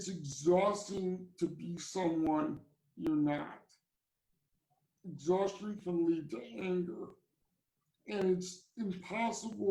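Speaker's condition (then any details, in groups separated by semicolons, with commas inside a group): Cerebral palsy; from birth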